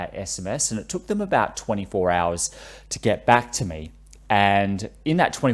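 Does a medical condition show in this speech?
No.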